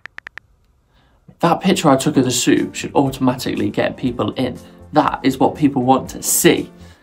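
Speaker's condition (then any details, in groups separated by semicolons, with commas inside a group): No condition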